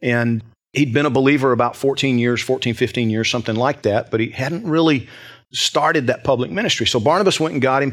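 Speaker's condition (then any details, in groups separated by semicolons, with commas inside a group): No condition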